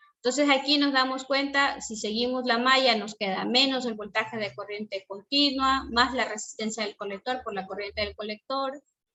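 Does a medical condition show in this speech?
No.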